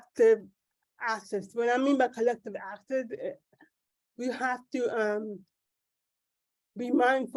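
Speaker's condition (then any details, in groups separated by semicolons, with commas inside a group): Cerebral palsy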